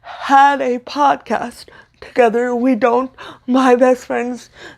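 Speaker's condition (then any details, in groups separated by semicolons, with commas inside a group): Cerebral palsy, severe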